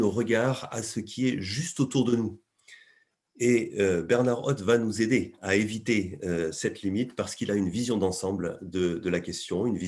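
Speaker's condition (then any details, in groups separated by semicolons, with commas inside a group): No condition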